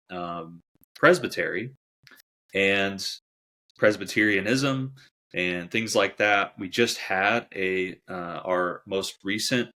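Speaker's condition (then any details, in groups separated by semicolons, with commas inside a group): No condition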